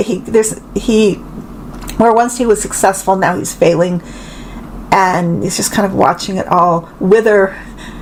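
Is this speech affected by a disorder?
No.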